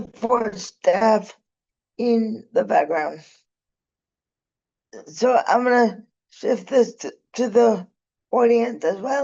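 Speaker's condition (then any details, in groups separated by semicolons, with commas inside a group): Cerebral palsy; needs help getting around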